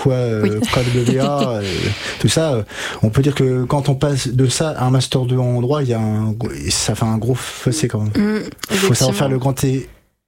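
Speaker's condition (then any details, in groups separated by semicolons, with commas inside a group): Stuttering; onset at 5 to 6 years, no childhood speech therapy, therapy begun at 20, age 33; 27 to 28 years since onset, years of therapy with stuttering specialist Catherine Daubier, Nancy; blocks and repetitions, fluency techniques learned, much worse ages 5 to 20, could not finish sentences; prolonged sounds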